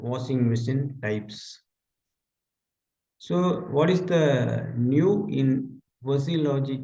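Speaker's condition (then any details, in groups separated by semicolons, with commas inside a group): No condition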